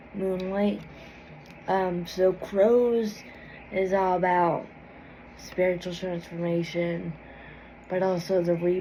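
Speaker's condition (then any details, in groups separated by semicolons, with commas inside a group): Cerebral palsy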